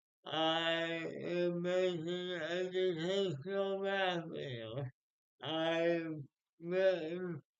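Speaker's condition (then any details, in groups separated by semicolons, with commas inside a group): Speech impairment after birth surgery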